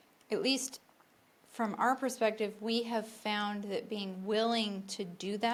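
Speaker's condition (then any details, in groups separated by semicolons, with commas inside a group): No condition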